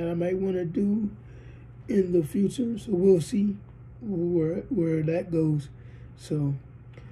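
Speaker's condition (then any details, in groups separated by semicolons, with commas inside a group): Cerebral palsy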